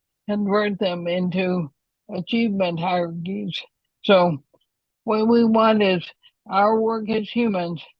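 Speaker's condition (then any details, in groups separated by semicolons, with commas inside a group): ALS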